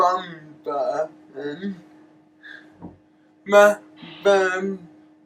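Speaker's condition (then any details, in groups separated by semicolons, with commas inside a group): Cerebral palsy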